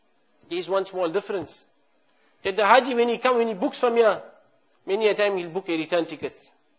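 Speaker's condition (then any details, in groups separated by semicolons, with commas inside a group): No condition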